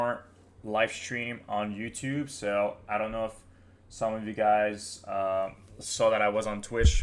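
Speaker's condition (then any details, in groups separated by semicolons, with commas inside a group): No condition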